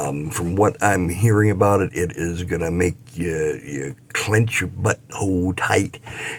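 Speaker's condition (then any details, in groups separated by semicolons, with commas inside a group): No condition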